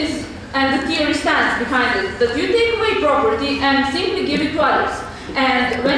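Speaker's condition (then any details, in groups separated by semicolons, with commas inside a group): No condition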